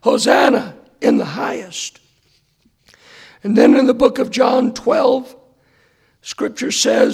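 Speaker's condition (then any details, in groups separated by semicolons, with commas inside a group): Hoarseness after vocal cord surgery; hard to hear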